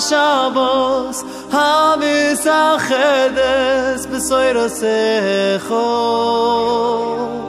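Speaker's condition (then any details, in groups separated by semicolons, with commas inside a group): No condition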